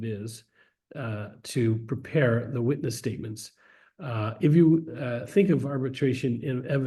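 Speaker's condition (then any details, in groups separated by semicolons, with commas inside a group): No condition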